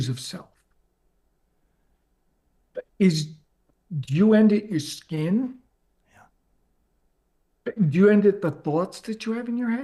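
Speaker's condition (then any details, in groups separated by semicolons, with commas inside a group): ALS; progressive, onset leg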